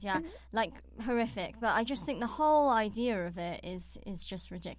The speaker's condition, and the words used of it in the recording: Cleft palate. Oh, I just had a frog in my throat.